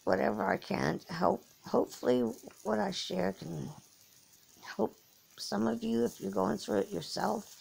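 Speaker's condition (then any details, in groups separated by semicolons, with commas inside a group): Cerebral palsy; from birth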